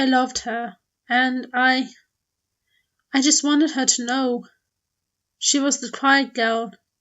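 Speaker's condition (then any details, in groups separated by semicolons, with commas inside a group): No condition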